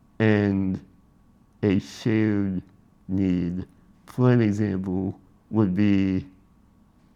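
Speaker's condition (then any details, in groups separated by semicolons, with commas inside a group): Spinal muscular atrophy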